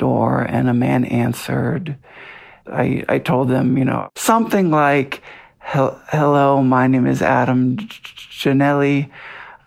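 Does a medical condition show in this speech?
Yes: stuttering; adult, expects to stutter to some extent lifelong, own name hard since school introductions; still stutters, more comfortable with strangers and phone after deliberate canvassing for Ben McAdams campaign, South Salt Lake; repeatedly stuttered words grow harder, phone listeners impatient, some hung up; here repeated sounds, repeated words, prolonged sounds.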